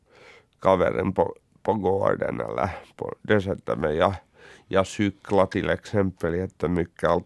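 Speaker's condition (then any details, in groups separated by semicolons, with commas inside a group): Cerebral palsy; uses wheelchair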